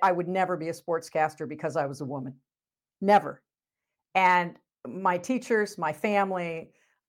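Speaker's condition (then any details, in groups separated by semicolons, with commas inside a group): No condition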